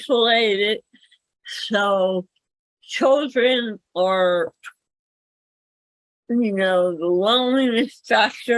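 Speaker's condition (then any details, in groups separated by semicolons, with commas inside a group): Cerebral palsy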